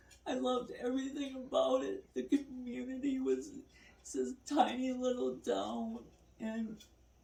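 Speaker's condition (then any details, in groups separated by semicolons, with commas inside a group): Multiple sclerosis; diagnosed at age 21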